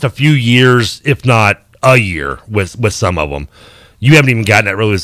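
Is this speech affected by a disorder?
No.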